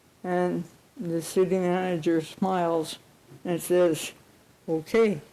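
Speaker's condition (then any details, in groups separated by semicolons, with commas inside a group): Cerebral palsy; unable to type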